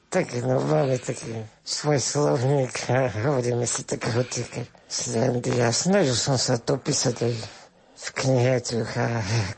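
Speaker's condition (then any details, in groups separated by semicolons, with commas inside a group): Spinal muscular atrophy with tracheostomy; 24 years old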